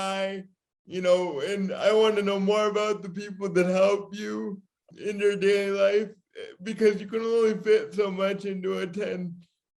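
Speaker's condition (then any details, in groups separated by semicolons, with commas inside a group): Cerebral palsy; from birth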